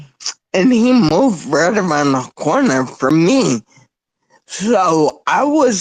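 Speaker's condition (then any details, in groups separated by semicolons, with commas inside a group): Spinocerebellar ataxia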